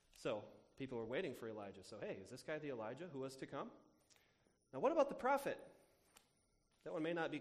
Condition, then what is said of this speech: No condition.